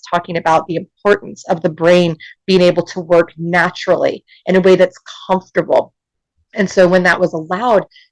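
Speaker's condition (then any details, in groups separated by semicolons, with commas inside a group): No condition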